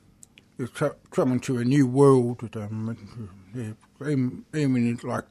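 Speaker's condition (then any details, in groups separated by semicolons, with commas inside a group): Deafness; asks others to speak slowly, struggles when people talk quickly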